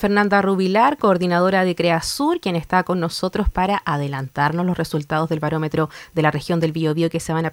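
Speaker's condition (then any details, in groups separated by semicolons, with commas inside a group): No condition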